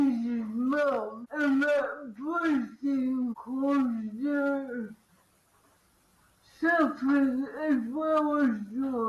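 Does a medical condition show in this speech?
Yes: cerebral palsy.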